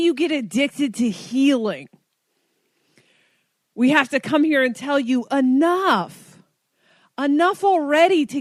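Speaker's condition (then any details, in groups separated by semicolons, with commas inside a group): No condition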